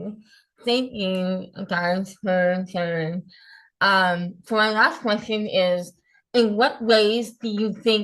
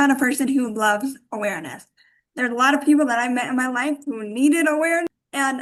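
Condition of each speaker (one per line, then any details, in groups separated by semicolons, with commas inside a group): Moebius syndrome; facial difference
No condition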